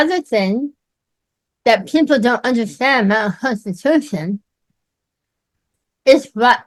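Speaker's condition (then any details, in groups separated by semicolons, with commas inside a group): Myasthenia gravis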